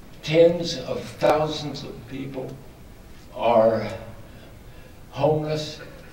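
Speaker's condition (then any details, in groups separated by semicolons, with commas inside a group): ALS; extremely weak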